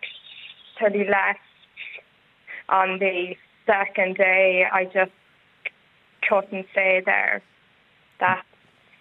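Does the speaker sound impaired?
Yes: stutter; stutter from about age 3, progressively worse with age, childhood speech therapy without benefit; age 37, severity varies by day and situation, eases as conversation goes on; stutters on words such as coke, worse under pressure or when others finish words; here blocks.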